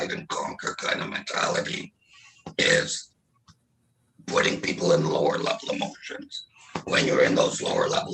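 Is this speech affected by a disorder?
Yes: laryngectomy.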